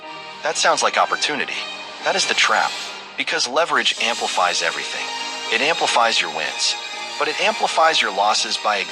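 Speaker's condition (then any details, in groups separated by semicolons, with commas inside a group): No condition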